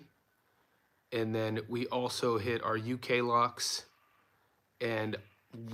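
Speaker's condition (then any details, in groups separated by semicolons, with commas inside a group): No condition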